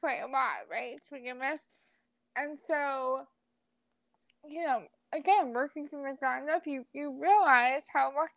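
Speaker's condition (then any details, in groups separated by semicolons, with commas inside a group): Cerebral palsy; wheelchair user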